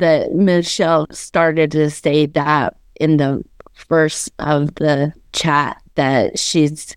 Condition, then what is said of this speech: Aphasia. Why it was so hard for me to say aphasia forever.